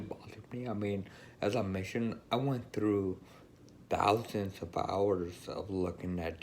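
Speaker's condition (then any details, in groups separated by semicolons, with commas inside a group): Friedreich's ataxia; uses wheelchair, tires quickly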